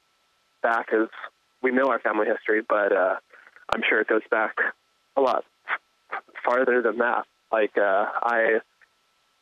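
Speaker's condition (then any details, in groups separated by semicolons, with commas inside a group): Stuttering; developmental, familial: mother, grandfather, great-uncle, brother, childhood onset, several speech therapists until 15-16; adult, still stutters, no therapy since age 15 or 16; stutters on own name and when ordering coffee, stutters openly; repeated sounds, blocks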